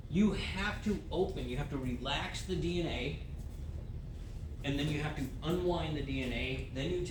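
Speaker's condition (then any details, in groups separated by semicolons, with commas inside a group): No condition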